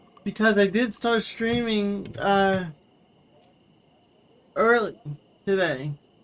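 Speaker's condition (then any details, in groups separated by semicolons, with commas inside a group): Cerebral palsy; wheelchair user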